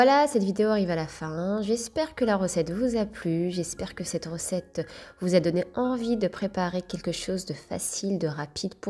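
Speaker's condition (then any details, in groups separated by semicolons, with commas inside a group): No condition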